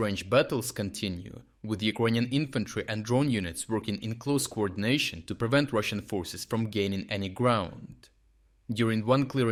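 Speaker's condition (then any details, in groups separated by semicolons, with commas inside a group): No condition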